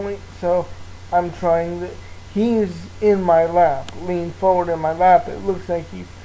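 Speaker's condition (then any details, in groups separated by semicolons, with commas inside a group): Cerebral palsy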